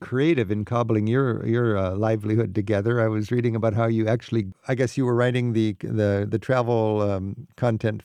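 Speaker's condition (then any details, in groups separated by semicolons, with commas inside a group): No condition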